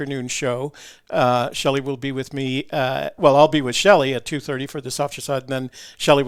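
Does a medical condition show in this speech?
No.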